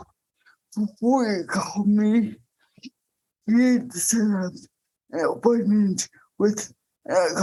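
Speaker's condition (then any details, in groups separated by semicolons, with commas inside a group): Cerebral palsy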